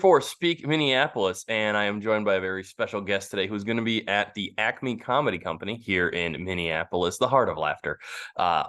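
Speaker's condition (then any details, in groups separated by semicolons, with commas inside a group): No condition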